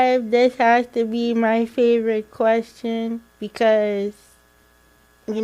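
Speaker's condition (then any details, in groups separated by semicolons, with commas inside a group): Cerebral palsy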